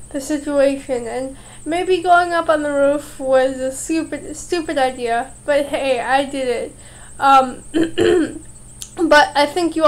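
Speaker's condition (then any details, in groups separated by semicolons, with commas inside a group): Cerebral palsy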